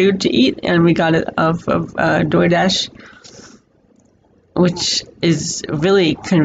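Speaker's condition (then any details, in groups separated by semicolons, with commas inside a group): Cerebral palsy; speech impediment, may be hard to understand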